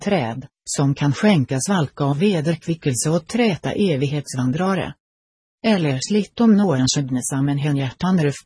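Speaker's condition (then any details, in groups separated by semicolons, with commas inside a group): No condition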